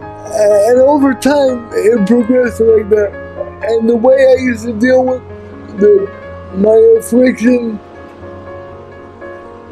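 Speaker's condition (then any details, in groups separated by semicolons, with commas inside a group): Cerebral palsy; unable to walk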